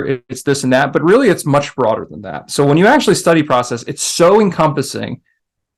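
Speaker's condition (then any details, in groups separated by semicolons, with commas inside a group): No condition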